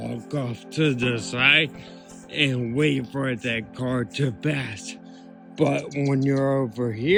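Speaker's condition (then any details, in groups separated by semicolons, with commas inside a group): Ataxia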